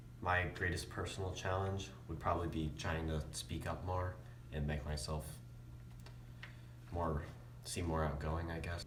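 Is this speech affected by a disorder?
No.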